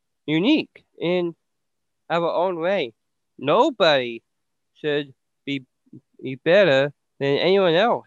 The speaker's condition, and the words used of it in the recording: Down syndrome. Well, I think you communicate very clearly. You're a very great speaker.